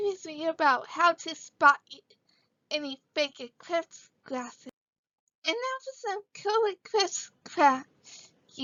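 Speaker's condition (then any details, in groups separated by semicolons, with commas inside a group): Cerebral palsy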